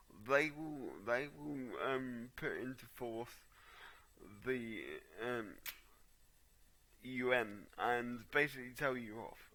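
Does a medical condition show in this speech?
Yes: cerebral palsy.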